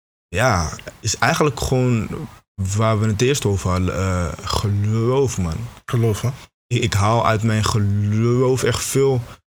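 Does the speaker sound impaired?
Yes: stuttering; stuttering since age five, past logopedie (speech therapy), stopped therapy; fluctuating severity, ups and downs; stutters sometimes a lot, stutter not heard in rap track, fluent when rapping or singing; here prolonged sounds, blocks.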